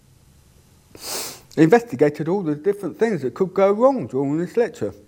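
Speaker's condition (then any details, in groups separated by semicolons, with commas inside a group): Deafness; cannot hear own voice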